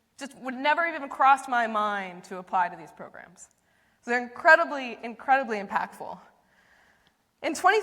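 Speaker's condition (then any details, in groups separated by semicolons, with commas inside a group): No condition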